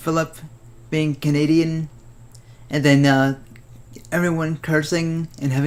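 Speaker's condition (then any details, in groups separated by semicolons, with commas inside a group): Cerebral palsy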